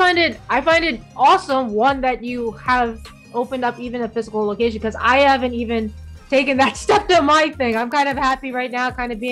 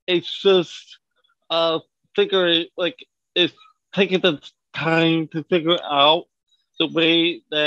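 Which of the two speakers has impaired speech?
The second: cerebral palsy; from birth, lower extremities limited.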